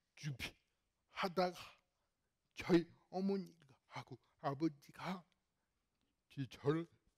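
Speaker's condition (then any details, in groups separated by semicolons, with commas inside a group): Cerebral palsy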